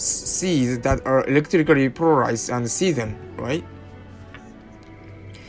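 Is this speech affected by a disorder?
No.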